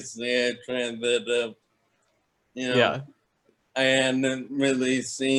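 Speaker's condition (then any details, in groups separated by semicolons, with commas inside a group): Toxic leukoencephalopathy, locked-in syndrome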